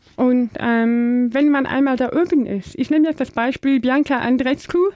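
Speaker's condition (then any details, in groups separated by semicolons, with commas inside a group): Deafness; speaks well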